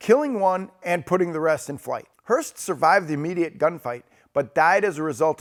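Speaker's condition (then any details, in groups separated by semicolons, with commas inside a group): No condition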